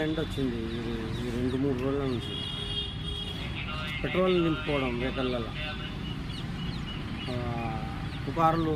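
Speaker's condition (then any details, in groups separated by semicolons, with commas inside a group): No condition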